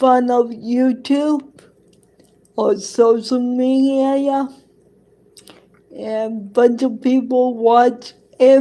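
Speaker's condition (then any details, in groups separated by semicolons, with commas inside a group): Cerebral palsy; present from birth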